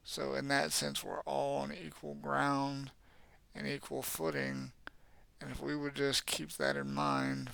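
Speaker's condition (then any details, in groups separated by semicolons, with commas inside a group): Cerebral palsy; has had speech therapy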